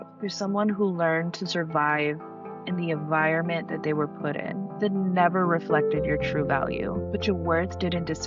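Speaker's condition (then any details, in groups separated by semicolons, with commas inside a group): No condition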